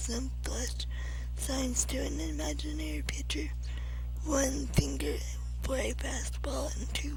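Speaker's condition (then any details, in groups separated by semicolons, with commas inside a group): Cerebral palsy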